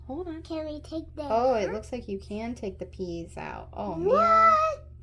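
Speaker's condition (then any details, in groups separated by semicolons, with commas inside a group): No condition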